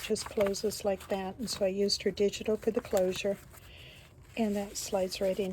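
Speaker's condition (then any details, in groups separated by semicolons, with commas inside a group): No condition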